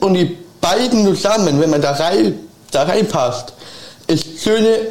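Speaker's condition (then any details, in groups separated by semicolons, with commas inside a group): Down syndrome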